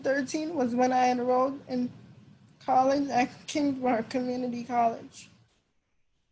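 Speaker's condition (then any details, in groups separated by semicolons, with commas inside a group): Cerebral palsy; diagnosed at 9 months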